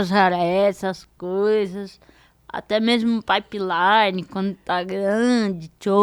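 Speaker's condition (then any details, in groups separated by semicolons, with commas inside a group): Cerebral palsy; diparetic form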